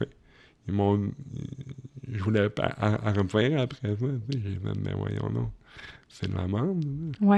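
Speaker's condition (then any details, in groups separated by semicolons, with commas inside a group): Cerebral palsy; possibly unclear speech but understandable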